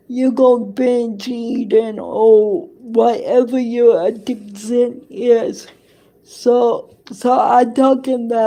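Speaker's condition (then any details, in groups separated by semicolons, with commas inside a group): Cerebral palsy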